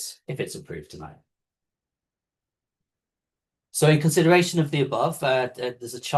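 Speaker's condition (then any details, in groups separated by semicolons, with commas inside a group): No condition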